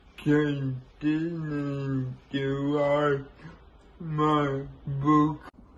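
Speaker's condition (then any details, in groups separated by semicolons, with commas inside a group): Cerebral palsy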